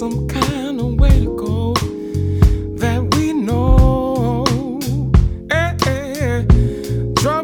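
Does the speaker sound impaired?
No.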